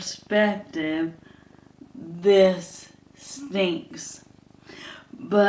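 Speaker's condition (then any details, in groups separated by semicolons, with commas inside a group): ALS; hand onset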